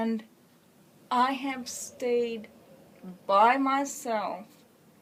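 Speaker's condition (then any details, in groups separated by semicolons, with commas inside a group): Cerebral palsy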